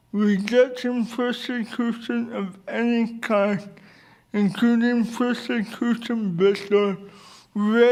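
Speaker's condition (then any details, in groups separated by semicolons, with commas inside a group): Cerebral palsy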